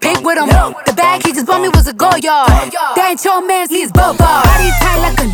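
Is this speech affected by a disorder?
No.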